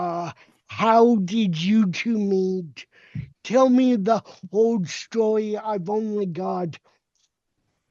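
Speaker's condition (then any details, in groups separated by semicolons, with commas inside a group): Cerebral palsy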